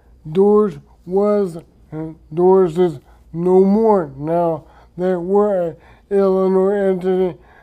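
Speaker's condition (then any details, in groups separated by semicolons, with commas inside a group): Traumatic brain injury; speech affected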